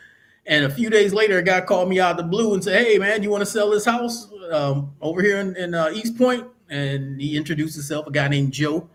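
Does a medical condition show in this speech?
No.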